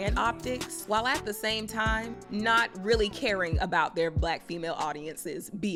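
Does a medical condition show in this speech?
No.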